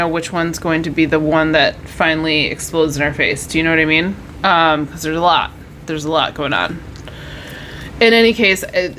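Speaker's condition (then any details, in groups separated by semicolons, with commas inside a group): No condition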